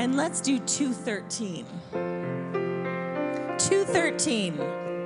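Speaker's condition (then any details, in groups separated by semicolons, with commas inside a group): No condition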